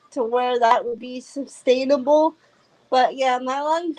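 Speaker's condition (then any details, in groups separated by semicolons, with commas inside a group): Cerebral palsy; congenital, high muscle tone in lower body, cannot walk, drives electric wheelchair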